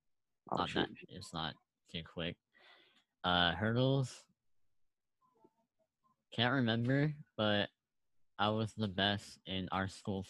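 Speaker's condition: Cleft lip, unilateral

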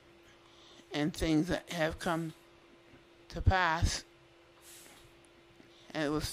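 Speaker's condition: Duchenne muscular dystrophy; muscle disease taking over body

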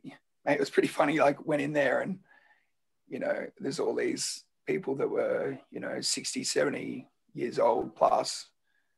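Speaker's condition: Laryngeal cancer; raspy voice led to diagnosis, voice still wrecked for a while, swallowing painful during radiotherapy

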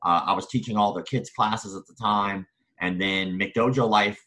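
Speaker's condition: Cleft palate and lip; many surgeries in childhood

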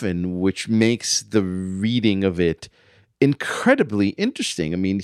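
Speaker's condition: No condition

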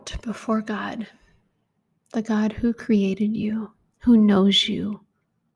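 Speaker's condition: No condition

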